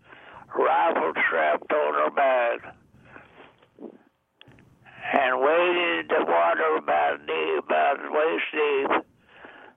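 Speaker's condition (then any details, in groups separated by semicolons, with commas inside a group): Deafness; also blind, age 99; blind and deaf at interview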